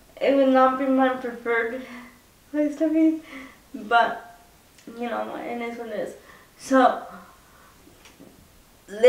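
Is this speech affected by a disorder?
Yes: cerebral palsy (spastic quadriplegia).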